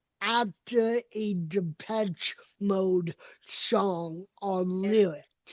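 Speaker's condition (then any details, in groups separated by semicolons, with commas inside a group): Cerebral palsy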